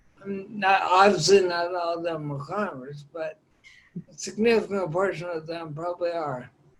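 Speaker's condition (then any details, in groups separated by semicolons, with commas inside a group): Ataxia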